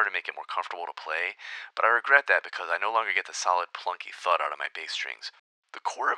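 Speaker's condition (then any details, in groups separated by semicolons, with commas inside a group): No condition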